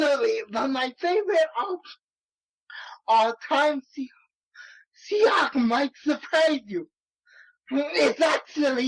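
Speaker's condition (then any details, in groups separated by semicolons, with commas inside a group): Cerebral palsy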